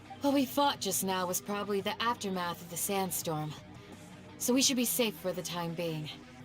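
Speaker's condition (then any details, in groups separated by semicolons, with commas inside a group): No condition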